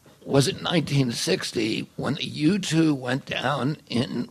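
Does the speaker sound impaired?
Yes: spasmodic dysphonia; sudden onset age 42, titanium bridge between vocal cords in Japan, Dr. Andrew Blitzer recommended; voice rough and shaky, mistaken for crying, tight cords blocked air, formerly failed completely, worse before.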